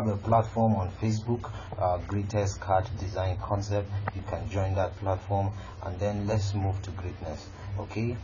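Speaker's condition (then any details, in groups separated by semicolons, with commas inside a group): No condition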